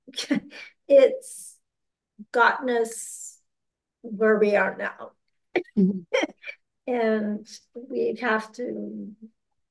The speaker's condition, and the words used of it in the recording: Aphasia. I also have aphasia, So I can't always pick out the words I need right now.